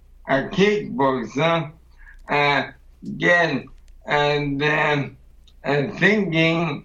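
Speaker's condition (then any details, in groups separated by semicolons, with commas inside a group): ALS; progressive muscle weakness first noticed doing push-ups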